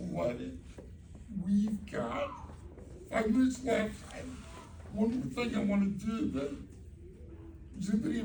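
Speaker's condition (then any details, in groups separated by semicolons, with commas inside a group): Cerebral palsy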